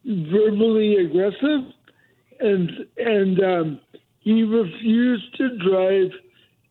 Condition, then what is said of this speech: Cerebral palsy. So anybody that is tense has a heightened voice, and with my speech impediment, my voice is even more heightened.